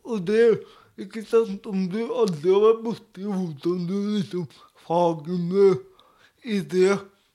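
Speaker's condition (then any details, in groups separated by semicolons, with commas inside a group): Cerebral palsy; speech difficulties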